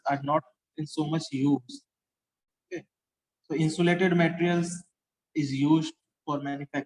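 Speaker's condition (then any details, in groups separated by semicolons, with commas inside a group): No condition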